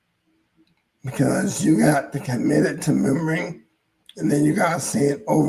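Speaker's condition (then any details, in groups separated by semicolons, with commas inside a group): ALS; hoarse voice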